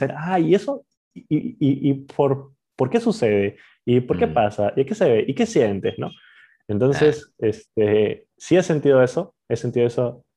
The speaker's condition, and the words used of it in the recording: Stuttering. Pero sí tengo que reconocer que tartamudeo mucho menos de lo que antes tartamudeaba.